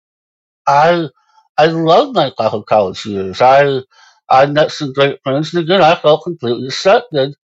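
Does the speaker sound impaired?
Yes: Moebius syndrome; a little hard to understand, certain letters hard to pronounce.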